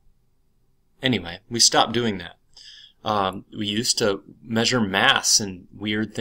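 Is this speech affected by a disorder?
No.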